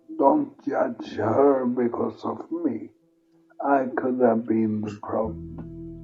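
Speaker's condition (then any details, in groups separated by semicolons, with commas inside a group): Multiple sclerosis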